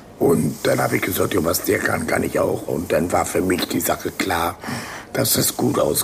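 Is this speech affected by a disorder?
Yes: laryngectomy after laryngeal cancer; total laryngectomy for laryngeal cancer, shunt valve voice prosthesis in tracheoesophageal fistula; years since surgery, ate again after 8 days, home and speaking as now by day 11; presses tracheostoma shut, air redirected to pharynx, pharyngeal segment vibrates like vocal folds.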